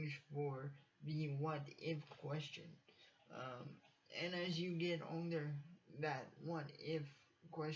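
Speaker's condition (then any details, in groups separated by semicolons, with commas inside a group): Cerebral palsy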